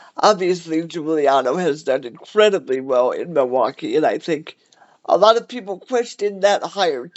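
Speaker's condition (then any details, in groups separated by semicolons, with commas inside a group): Cerebral palsy; cerebral palsy, wheelchair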